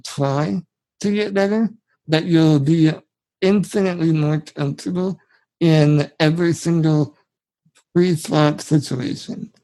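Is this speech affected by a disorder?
Yes: spinal muscular atrophy; genetic, from birth.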